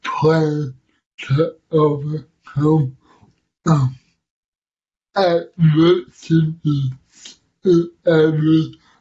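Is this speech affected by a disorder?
Yes: cerebral palsy; audiences initially unsure they can understand speech, speech described as hard to understand.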